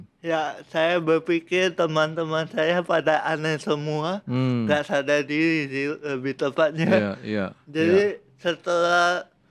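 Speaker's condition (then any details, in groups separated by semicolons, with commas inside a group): Cerebral palsy; from birth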